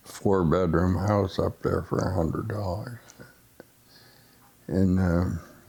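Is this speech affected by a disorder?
Yes: essential tremor; lifelong tremor, deep brain stimulation implant.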